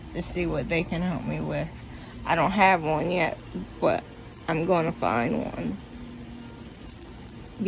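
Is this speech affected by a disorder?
Yes: cerebral palsy.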